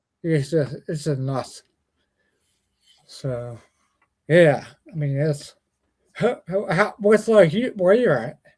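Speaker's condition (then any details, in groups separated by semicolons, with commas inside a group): Ataxia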